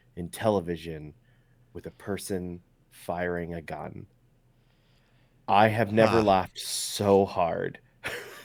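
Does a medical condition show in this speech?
No.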